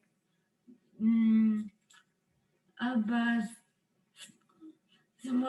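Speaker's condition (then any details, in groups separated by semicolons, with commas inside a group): Traumatic brain injury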